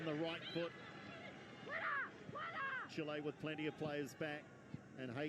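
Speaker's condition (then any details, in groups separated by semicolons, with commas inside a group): No condition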